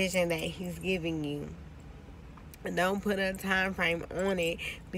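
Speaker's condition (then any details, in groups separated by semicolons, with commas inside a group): Cerebral palsy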